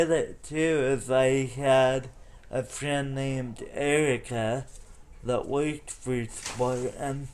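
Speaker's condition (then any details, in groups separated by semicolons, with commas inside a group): Cerebral palsy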